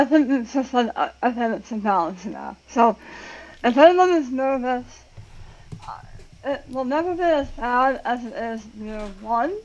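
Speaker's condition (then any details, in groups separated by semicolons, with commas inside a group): Tongue cancer surgery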